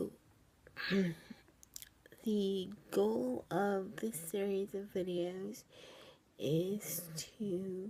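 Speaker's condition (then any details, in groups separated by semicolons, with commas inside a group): Cerebral palsy, triplegia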